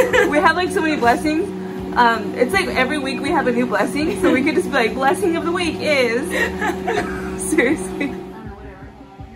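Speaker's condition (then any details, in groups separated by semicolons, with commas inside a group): No condition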